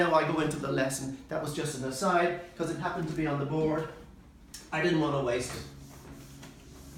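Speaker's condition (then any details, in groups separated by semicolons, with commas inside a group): No condition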